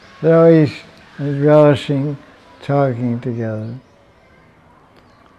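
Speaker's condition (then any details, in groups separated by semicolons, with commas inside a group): Deafness; finds sound way too loud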